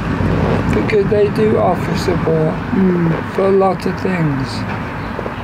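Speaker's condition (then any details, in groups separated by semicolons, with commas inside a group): Motor neurone disease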